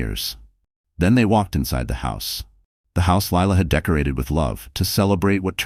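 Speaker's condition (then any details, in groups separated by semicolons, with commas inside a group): No condition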